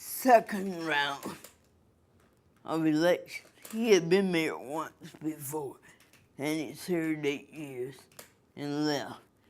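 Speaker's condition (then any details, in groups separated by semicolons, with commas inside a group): Cerebral palsy; from birth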